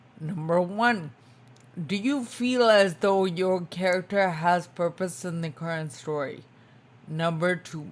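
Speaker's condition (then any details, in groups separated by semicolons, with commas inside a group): Spinocerebellar ataxia type 2, SCA2; tongue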